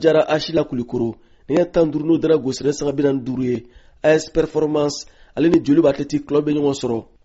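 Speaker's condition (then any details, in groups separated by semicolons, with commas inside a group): No condition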